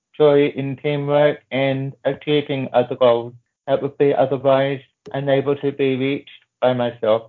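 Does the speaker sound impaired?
Yes: deafness, born deaf, profound hearing loss, severe.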